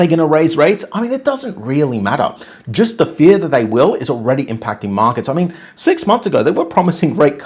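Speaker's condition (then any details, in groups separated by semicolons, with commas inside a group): No condition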